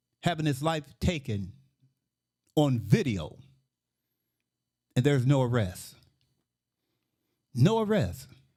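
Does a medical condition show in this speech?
No.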